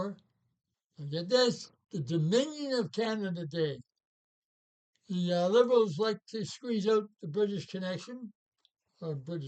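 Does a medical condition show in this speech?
Yes: Parkinson's; no voice the day before, can still say hello.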